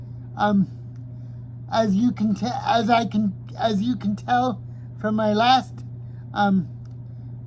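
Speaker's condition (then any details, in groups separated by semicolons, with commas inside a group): Cerebral palsy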